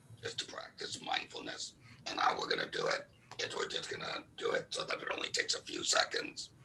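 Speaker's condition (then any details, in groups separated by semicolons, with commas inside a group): Laryngectomy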